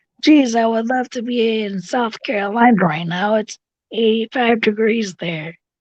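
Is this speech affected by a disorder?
Yes: cerebral palsy; visible disability.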